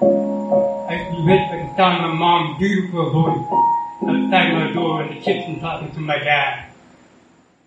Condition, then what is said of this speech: Deafness. For the first time in 18 years, I finally heard my own voice.